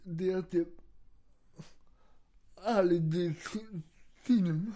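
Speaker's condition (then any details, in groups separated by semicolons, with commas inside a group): Cerebral palsy; wheelchair user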